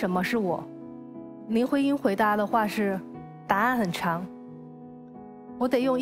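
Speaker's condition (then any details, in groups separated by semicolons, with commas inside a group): No condition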